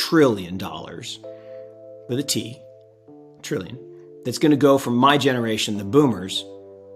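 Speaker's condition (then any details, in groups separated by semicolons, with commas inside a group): No condition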